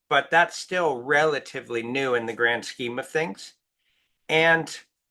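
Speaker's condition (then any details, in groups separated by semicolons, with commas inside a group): No condition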